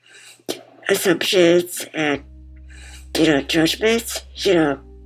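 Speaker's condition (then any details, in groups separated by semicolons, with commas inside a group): Muscular dystrophy; congenital muscular dystrophy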